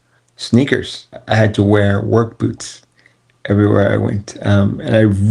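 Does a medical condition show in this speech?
Yes: cerebral palsy; wheelchair user.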